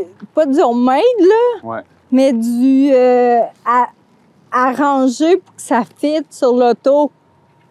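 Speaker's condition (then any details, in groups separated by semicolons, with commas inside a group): Friedreich's ataxia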